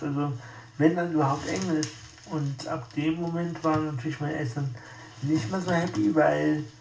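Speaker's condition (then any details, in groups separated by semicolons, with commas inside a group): Spastic tetraparesis; wheelchair user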